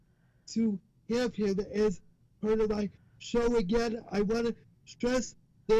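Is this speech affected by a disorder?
Yes: cerebral palsy.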